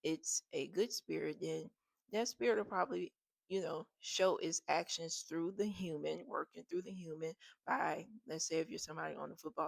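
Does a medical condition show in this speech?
No.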